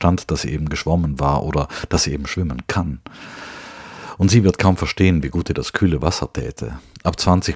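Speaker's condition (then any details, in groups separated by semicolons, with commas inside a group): No condition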